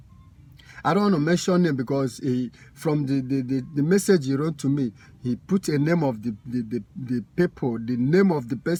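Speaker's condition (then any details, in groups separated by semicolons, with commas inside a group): No condition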